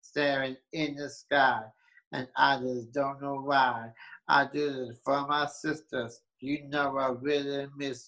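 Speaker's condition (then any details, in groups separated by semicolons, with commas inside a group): Down syndrome; born with Down syndrome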